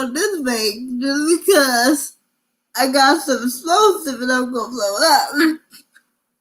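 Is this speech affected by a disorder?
Yes: cerebral palsy; from birth, difficult delivery.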